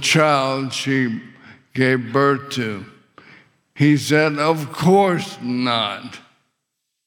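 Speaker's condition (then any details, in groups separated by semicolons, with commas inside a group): ALS; couldn't breathe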